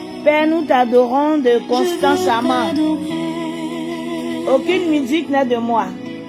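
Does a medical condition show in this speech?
No.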